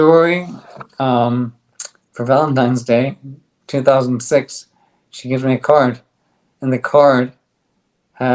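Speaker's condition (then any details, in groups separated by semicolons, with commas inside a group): ALS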